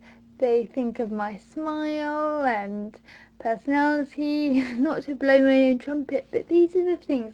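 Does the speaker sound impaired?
Yes: mild cerebral palsy; since birth, hands and arms, notable arm tremors, poor coordination, writing difficult, can walk; diagnosed at 15, about 10 years since diagnosis, mid-20s, childhood hospital and physiotherapist assessments.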